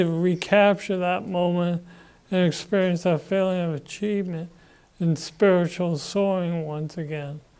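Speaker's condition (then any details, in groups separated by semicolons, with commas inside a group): Parkinson's disease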